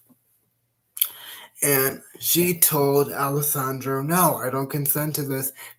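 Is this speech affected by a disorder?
Yes: cerebral palsy.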